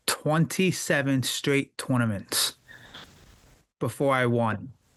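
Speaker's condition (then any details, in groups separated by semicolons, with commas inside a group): No condition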